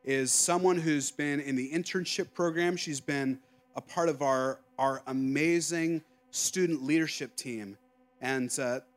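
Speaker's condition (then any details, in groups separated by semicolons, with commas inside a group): No condition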